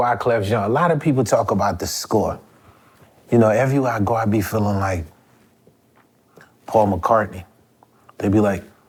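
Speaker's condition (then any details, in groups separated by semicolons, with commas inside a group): No condition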